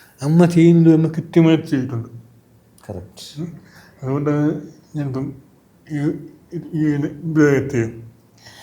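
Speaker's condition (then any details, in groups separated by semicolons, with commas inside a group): Cerebral palsy; from birth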